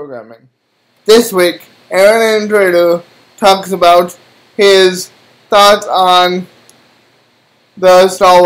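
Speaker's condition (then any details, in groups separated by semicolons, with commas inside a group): Cerebral palsy; uses a chair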